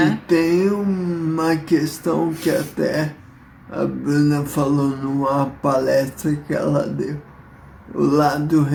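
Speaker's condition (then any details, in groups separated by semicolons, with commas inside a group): Multiple sclerosis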